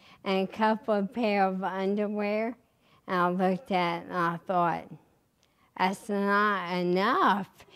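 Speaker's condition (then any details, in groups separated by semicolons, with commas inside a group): ALS; recently diagnosed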